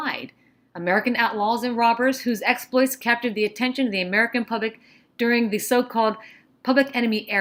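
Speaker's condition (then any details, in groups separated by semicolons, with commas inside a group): No condition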